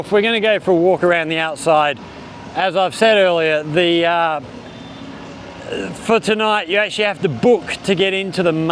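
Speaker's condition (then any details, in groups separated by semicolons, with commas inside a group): No condition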